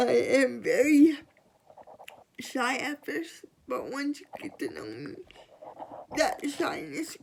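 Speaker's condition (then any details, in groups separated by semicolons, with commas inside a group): Cerebral palsy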